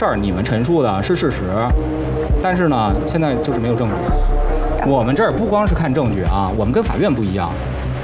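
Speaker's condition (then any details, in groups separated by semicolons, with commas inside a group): No condition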